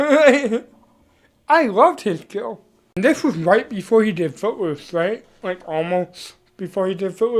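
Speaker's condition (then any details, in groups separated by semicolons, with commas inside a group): Cerebral palsy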